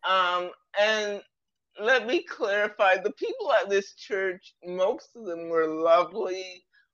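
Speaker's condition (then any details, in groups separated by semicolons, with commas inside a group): Cerebral palsy; present from birth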